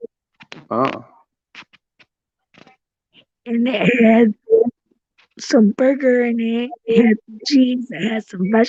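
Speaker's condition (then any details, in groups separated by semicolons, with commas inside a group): Cerebral palsy; from birth, tracheotomy; voice shaped by tracheotomy, regular voice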